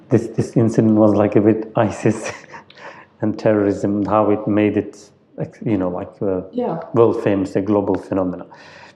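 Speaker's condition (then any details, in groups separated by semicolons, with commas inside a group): No condition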